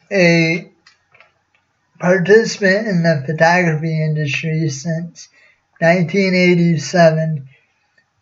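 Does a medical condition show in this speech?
Yes: cerebral palsy.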